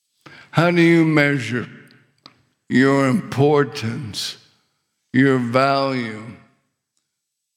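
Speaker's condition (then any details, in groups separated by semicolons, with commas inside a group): ALS; very little physical function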